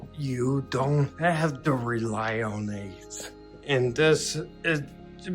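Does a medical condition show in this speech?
Yes: ataxia.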